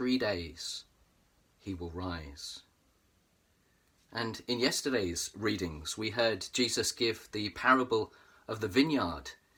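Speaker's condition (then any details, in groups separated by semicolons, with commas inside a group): No condition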